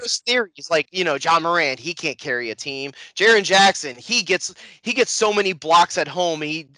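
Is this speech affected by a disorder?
No.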